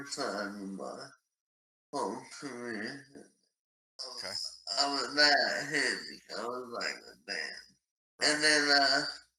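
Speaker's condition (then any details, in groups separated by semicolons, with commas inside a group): ALS; about one year since diagnosis, stem cell trial, progressing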